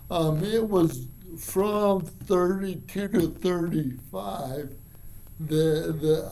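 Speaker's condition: Cerebral palsy; childhood bike riding and teen hiking limited

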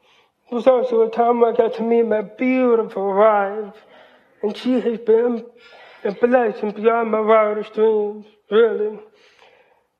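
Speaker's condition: Hearing loss, cochlear implant; speech therapy

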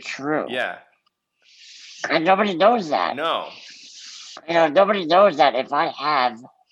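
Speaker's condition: Muscular dystrophy; diagnosed at 4

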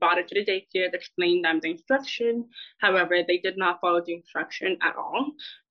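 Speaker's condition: Deafness; childhood speech therapists

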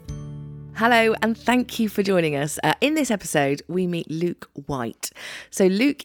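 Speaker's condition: No condition

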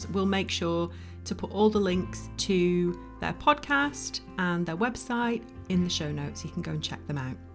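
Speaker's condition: No condition

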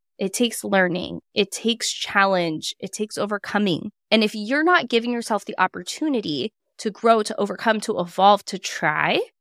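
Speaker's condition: No condition

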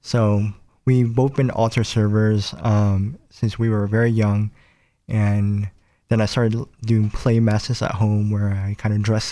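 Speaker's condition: Cleft palate; nose and lip

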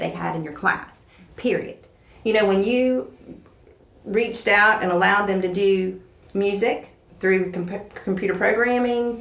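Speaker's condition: No condition

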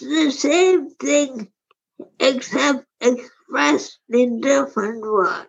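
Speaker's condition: Primary lateral sclerosis; wheelchair

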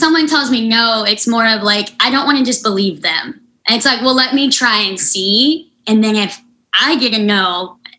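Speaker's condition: Unilateral cleft lip and palate, severe

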